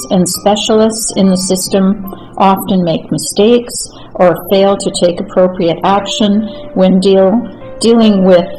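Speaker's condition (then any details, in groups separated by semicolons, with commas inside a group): No condition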